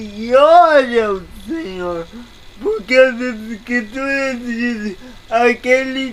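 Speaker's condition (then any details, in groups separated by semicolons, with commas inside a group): Paralysis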